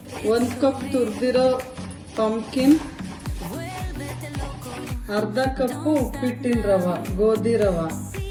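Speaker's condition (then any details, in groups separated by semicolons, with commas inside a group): No condition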